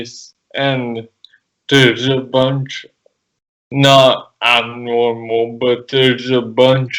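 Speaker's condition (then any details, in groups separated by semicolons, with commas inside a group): Cerebral palsy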